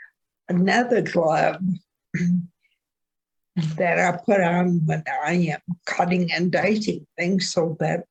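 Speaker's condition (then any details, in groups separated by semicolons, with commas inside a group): Ataxia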